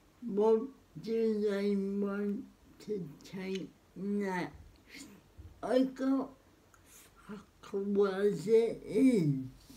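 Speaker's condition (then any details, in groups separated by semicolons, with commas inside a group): Cerebral palsy; spastic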